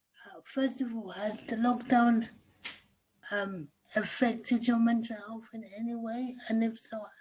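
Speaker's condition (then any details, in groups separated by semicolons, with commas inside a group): Cerebral palsy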